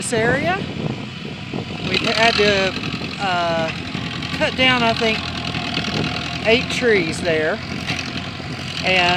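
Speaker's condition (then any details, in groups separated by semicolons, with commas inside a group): No condition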